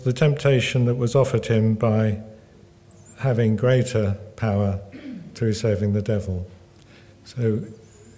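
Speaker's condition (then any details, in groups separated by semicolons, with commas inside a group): Parkinson's; Parkinson's exercise programmes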